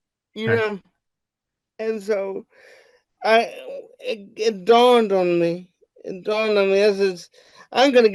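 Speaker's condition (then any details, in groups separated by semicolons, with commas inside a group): Cerebral palsy; wheelchair user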